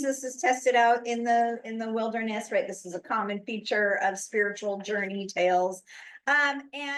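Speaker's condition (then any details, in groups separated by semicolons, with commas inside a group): No condition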